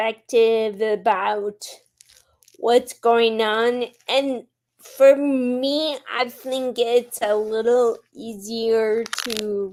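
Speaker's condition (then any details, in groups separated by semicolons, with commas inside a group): Friedreich's ataxia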